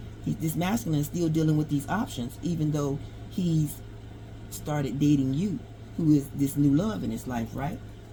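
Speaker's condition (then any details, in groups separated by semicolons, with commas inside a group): No condition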